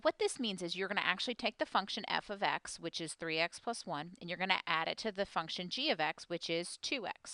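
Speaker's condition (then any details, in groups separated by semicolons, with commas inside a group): No condition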